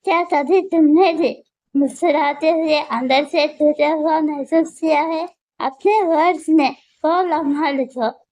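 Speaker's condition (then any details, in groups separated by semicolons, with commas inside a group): Muscular dystrophy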